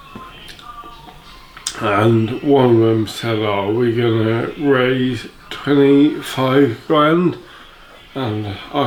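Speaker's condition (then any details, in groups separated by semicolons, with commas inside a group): Motor neurone disease; affects speech and walking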